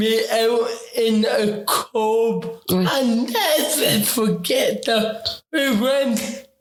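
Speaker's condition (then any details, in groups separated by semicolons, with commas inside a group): Ataxic cerebral palsy; affects talking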